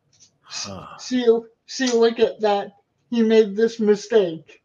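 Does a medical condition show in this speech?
Yes: cerebral palsy; wheelchair user, physical therapy; undiagnosed problem over past year and a half, on seven medications including pain medication.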